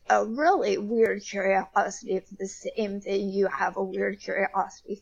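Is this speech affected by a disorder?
Yes: spasmodic dysphonia; voice cracking, may sound nervous, injections caused muteness for a month then very soft voice.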